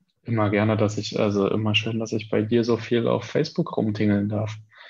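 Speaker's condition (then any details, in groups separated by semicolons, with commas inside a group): No condition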